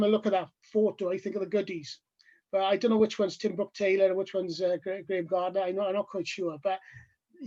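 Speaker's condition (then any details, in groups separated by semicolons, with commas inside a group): No condition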